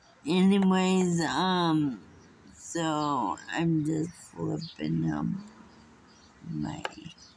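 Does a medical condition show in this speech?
Yes: Friedreich's ataxia.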